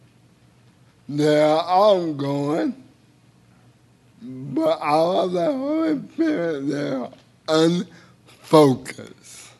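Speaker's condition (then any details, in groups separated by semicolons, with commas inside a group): Cerebral palsy; a little difficult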